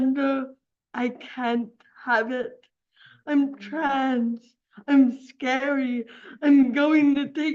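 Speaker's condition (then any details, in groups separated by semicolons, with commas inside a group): Cerebral palsy; affects speech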